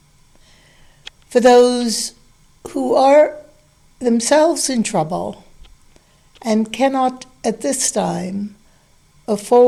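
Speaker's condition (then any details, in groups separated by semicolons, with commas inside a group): No condition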